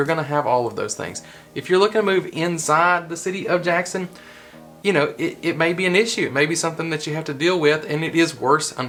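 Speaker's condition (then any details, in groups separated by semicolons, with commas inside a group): No condition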